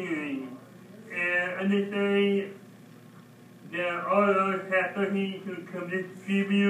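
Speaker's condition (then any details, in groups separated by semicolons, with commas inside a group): Mild cerebral palsy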